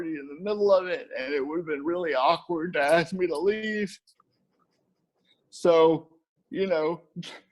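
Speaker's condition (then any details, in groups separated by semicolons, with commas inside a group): Cerebral palsy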